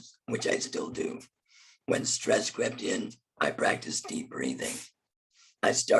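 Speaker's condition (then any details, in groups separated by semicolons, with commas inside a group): Laryngectomy; hard to speak loudly, some words hard, cannot eat and speak together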